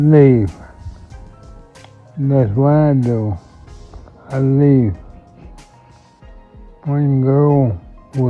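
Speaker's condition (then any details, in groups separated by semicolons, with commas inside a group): Multiple sclerosis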